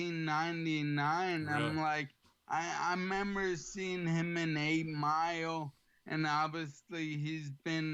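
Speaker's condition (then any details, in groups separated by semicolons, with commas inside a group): ALS; slightly slurred, has to slow down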